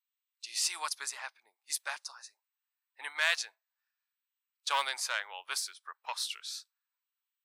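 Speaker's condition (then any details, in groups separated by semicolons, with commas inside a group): No condition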